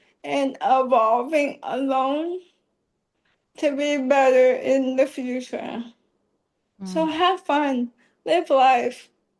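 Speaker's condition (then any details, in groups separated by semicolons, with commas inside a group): ALS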